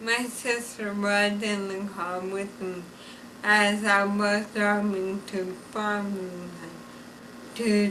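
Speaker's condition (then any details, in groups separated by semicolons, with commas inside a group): Traumatic brain injury; closed head injury, stroke, right-side paralysis, tracheostomy later removed; years of occupational, physical and speech therapy; initially unable to talk, then slowed speech, uses cued speech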